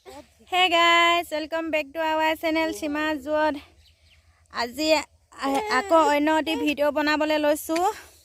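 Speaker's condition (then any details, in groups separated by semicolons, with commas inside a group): No condition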